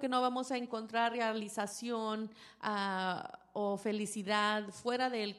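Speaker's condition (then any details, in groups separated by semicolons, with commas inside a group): No condition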